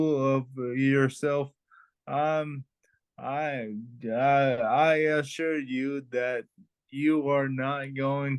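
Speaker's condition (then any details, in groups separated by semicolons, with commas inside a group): Traumatic brain injury; brain surgery; in recovery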